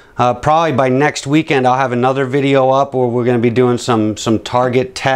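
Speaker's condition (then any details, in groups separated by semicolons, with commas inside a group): No condition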